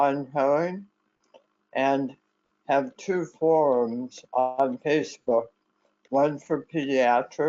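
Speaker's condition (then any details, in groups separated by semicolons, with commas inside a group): Head and neck cancer; survivor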